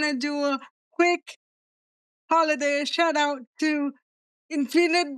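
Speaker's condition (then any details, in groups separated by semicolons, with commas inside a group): Cerebral palsy; present from birth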